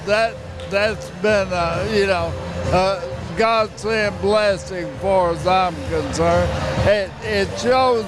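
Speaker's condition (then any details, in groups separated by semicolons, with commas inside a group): ALS; ALS (Lou Gehrig's disease), diagnosed earlier this year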